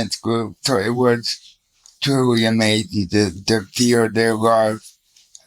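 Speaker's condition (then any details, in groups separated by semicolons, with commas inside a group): Cerebral palsy, spastic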